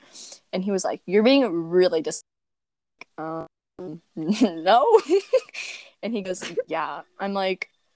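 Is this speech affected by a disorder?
Yes: stutter; can take minutes to get a word out; here prolonged sounds.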